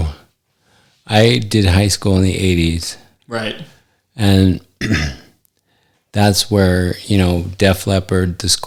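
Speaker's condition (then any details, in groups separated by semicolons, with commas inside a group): ALS; affects hand function; recently diagnosed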